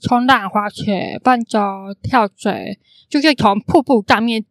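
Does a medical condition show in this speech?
Yes: congenital hearing impairment, congenital cochlear underdevelopment; intonation slightly different from typical speakers, can sound sing-song.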